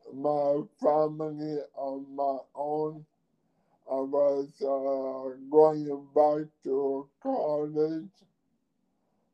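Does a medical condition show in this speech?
Yes: ALS; diagnosed at age 27; voice box going, slurred speech, speaks very slowly, hard to hear.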